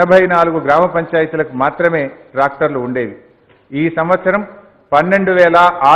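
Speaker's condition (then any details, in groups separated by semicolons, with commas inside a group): No condition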